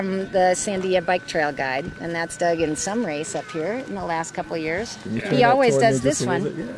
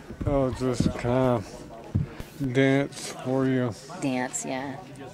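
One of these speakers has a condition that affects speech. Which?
The second: ALS; onset in biceps, now affecting quads; progressing, about three years since onset, twitching, no feeding tube; losing voice, mostly muscular, little respiratory involvement.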